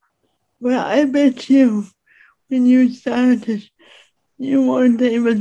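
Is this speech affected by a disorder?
Yes: speech impediment; disabled; finds writing easier than speaking, speaks in own way without modifying accent.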